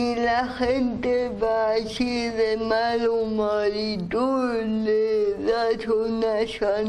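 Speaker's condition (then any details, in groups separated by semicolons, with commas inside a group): Cerebral palsy; speaks with difficulty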